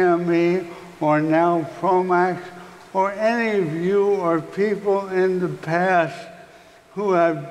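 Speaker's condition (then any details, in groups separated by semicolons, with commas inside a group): ALS; recently diagnosed; speech compromised, voice-over artist speaks for him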